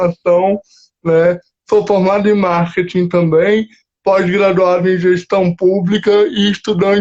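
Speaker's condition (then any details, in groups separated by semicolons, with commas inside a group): Cerebral palsy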